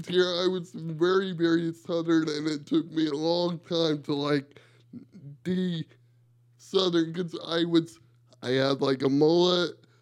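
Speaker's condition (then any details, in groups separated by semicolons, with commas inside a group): Cerebral palsy; wheelchair user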